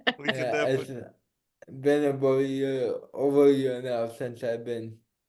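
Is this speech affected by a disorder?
Yes: cerebral palsy.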